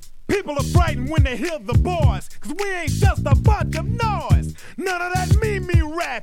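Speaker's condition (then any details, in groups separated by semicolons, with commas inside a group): No condition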